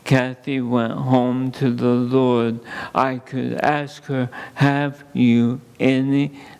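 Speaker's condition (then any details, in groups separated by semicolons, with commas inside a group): ALS; seeing doctors for multiple organic issues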